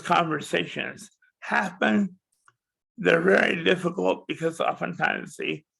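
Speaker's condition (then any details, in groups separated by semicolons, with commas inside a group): Cerebral palsy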